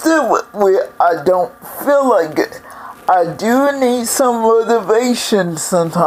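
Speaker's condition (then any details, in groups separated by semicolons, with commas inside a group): Cerebral palsy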